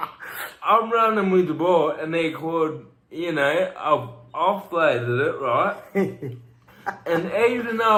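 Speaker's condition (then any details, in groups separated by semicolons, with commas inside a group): Cerebral palsy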